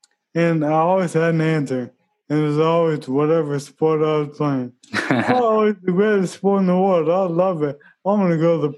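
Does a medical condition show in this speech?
Yes: ALS; unable to run, uses wheelchair-specific running chair pushed by friend Bobby.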